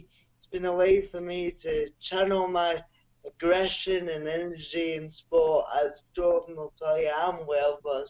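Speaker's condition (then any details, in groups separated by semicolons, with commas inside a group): Cerebral palsy; non-progressive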